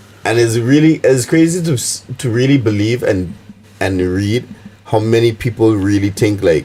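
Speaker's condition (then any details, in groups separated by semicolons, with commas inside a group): No condition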